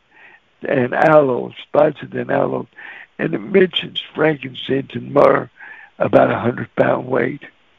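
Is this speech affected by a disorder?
Yes: cerebral palsy; can't talk plain when nervous, cerebral palsy voice.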